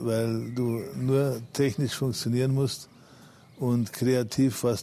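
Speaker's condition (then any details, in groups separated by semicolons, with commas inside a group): Parkinson's disease; not trembling during interview, admitted to rehab bedridden two years ago, now walks with crutches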